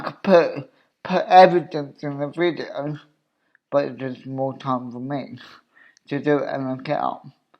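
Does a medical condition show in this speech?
Yes: cerebral palsy; obvious speech impediment.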